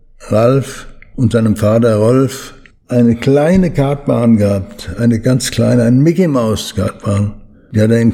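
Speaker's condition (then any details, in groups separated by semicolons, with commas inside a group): Parkinson's disease; slowed movements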